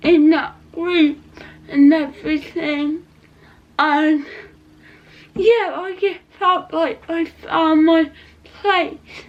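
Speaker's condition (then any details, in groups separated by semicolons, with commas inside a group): Cerebral palsy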